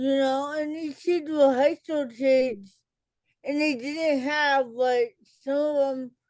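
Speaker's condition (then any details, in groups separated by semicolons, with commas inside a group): Cerebral palsy; childhood speech delay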